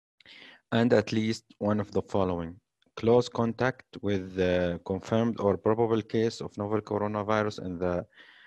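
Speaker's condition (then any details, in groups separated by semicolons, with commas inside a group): No condition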